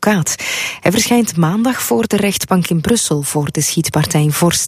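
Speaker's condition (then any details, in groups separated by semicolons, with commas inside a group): No condition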